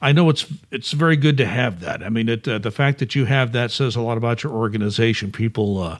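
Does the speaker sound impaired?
No.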